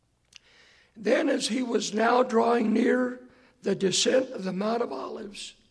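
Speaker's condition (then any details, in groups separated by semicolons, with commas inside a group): Hoarseness after vocal cord surgery; post-surgery check few days ago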